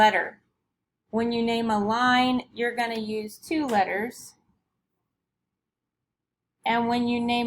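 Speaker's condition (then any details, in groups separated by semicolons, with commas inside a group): No condition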